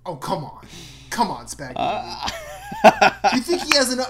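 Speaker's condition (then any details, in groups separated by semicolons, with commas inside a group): No condition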